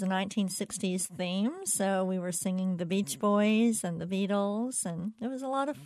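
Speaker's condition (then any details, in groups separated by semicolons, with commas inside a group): Cleft palate; cleft palate from birth, communication disorder growing up, much speech therapy; helped by speaking with intent and putting forth more effort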